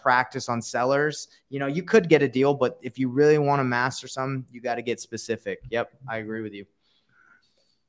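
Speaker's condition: No condition

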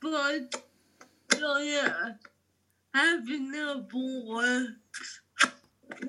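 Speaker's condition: Cerebral palsy; wheelchair user

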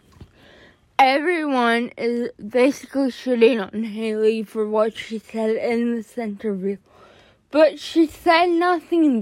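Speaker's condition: Cerebral palsy; anxiety since 7th grade worsened it, more jerking in class; age 17, cbd oil since freshman year for cerebral palsy and anxiety; since 7th grade anxiety made talking to people comfortably harder

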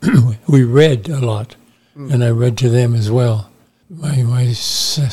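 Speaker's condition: Parkinson's disease; little tremor

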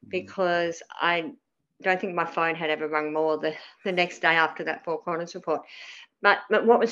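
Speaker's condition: Cleft palate; c for communication skills in primary school

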